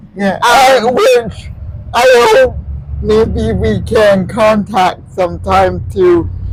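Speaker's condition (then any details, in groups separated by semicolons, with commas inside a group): Cerebral palsy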